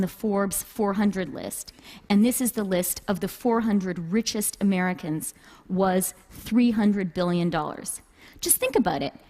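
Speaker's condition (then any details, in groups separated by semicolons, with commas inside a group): No condition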